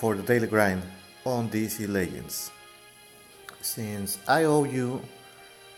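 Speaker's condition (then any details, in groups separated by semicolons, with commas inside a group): No condition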